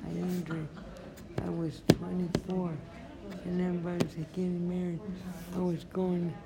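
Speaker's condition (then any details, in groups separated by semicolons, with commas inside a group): Traumatic brain injury; traumatic brain injury from car rollover on base around age 24, army occupational and physical therapy; talks funny, understandable except when laughing, could not speak for a year after injury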